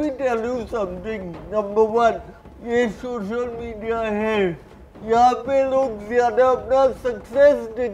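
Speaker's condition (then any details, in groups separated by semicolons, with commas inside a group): Cerebral palsy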